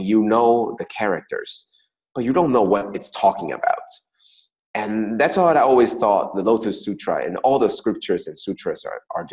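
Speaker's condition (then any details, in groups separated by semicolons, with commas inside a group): No condition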